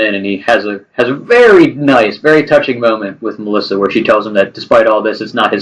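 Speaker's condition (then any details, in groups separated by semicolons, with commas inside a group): No condition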